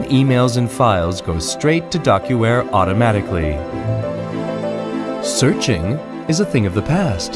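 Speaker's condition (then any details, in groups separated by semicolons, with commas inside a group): No condition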